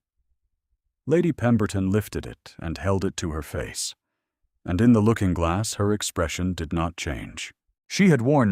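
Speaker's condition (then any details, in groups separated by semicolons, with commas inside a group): No condition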